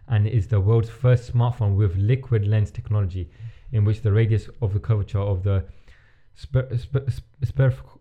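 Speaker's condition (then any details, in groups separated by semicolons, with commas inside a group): Stammer; prolonged sounds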